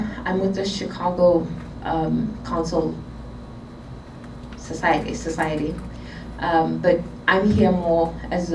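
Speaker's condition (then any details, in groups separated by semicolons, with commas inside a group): No condition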